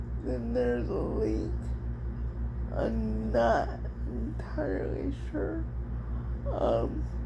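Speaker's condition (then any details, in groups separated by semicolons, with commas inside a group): Cerebral palsy; speech somewhat affected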